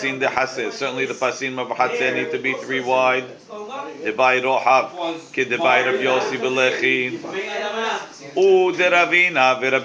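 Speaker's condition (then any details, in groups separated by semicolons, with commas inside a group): No condition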